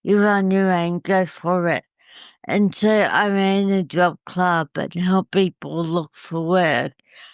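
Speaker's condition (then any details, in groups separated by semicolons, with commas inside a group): Cerebral palsy; coma after failed hip operation, long rehabilitation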